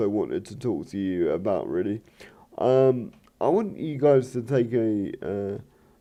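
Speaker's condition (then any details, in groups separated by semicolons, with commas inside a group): Cerebral palsy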